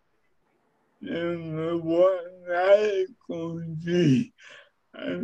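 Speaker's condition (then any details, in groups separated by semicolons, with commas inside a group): Cerebral palsy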